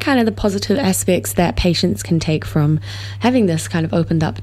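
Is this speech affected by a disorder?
No.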